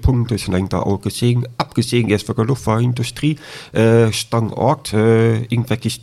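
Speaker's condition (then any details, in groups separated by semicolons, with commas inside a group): Deafness with cochlear implant, congenital deafness; lip reading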